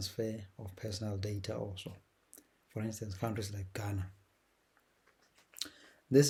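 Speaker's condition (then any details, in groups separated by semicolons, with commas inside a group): No condition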